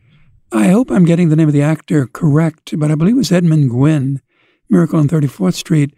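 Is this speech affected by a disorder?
No.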